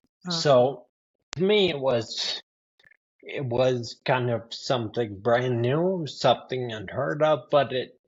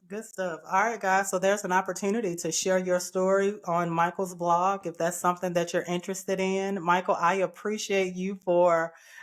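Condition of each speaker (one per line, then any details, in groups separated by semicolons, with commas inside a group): Ataxia sca15; spinocerebellar ataxia type 15, progressive neurodegenerative; diagnosed age 28, worse in 40s, lost handwriting, balance problems; speech worsening since 40s, continues to worsen
No condition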